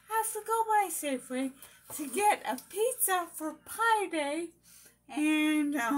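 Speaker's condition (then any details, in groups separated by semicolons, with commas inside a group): Brain injury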